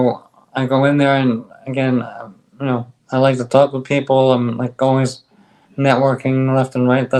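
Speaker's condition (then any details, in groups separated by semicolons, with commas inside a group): ALS; on drug, stronger bite, speaks better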